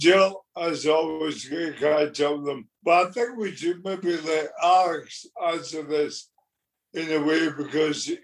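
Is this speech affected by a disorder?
Yes: motor neurone disease; progressive, notably worse than a couple of years ago; hands and arms sometimes not working, bad fall about 4 months ago hitting badly.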